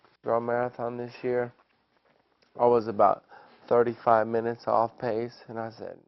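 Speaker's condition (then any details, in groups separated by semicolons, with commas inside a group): ALS; after diagnosis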